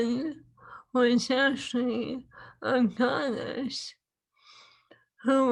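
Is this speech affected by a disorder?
Yes: ALS; swallowing lost.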